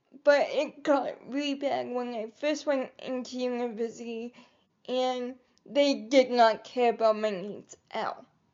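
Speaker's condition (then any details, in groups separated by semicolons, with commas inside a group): Cerebral palsy; quadriplegic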